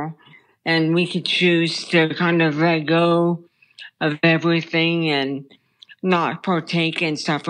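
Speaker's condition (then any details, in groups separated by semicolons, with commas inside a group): Brain stem tumor; childhood onset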